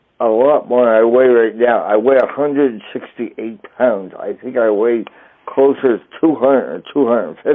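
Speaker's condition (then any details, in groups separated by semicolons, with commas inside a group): Traumatic brain injury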